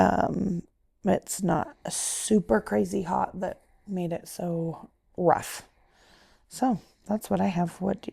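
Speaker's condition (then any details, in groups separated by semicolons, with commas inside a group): No condition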